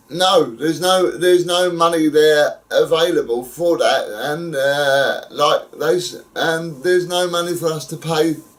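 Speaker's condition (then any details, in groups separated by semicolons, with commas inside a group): Cerebral palsy; wheelchair user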